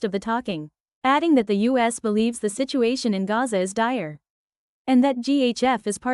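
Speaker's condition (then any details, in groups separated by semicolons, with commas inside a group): No condition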